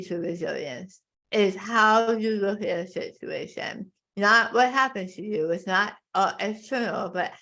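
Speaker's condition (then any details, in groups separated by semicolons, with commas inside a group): Tongue cancer; stage four tongue carcinoma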